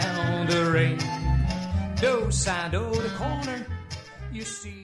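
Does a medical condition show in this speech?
No.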